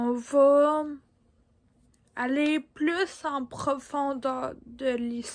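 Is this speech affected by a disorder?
Yes: ataxia; degenerative.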